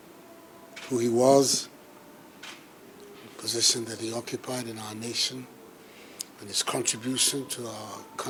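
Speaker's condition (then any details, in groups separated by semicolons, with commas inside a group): No condition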